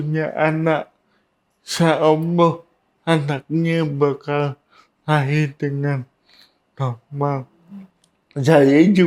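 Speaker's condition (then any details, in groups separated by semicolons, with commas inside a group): Cerebral palsy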